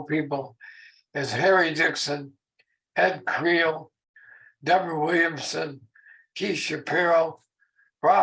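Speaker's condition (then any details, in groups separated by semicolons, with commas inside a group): ALS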